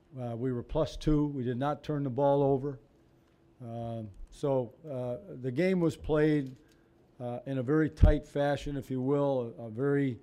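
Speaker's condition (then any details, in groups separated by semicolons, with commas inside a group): No condition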